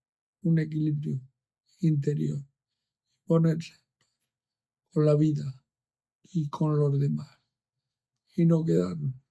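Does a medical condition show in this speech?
Yes: amyotrophic lateral sclerosis.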